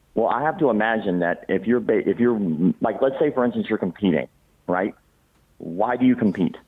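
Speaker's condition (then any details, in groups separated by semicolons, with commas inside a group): Cleft palate; congenital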